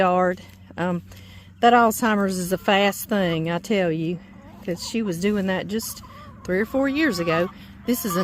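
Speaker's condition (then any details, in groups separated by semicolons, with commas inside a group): No condition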